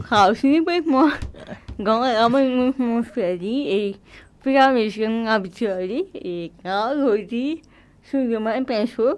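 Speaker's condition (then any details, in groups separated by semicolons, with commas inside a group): Cerebral palsy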